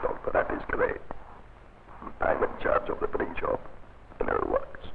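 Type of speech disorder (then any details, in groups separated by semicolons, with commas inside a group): Oesophageal speech; laryngectomy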